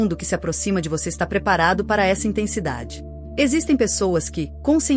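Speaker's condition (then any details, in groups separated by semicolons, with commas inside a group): No condition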